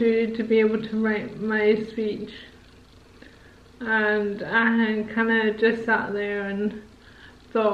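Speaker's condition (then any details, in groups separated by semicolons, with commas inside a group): Motor neurone disease; onset in left hand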